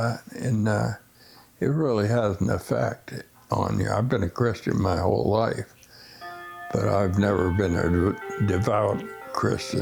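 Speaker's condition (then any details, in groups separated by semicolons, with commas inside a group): Essential tremor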